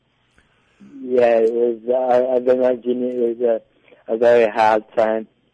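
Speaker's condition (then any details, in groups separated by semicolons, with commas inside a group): Cerebral palsy; diagnosed at birth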